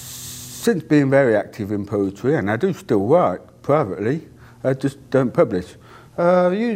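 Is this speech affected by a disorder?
Yes: deafness; cannot hear own voice.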